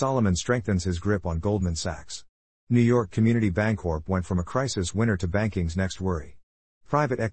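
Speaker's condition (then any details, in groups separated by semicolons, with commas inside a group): No condition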